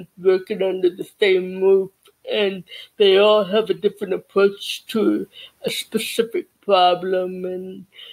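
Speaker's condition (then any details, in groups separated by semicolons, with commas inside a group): Cerebral palsy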